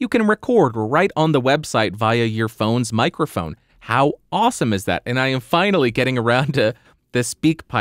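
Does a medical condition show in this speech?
No.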